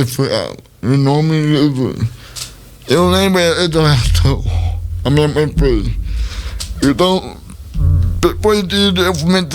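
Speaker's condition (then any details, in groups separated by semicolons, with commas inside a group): Cerebral palsy; speech not normal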